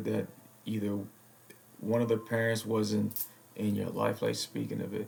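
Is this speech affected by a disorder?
No.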